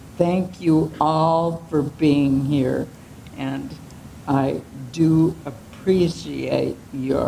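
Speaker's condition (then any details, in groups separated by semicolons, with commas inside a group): ALS; slow speech, voice changes, swallowing trouble, excessive saliva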